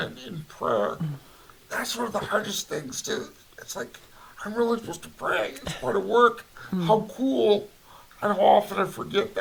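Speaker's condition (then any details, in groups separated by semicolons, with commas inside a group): Cerebral palsy; voice affected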